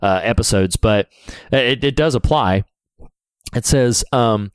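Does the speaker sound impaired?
No.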